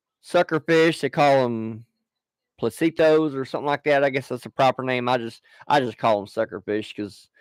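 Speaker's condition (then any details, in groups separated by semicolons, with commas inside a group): No condition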